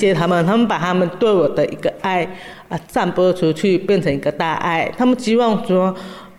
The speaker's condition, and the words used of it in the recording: Deafness. 刚刚跟他聊啊，虽然他听觉有一些不方便，但是他很乐于打开自己的心哦，可以跟人家沟通，而且他会先讲他哪里不方便。